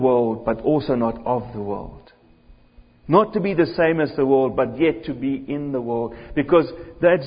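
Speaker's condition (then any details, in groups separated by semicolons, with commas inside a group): No condition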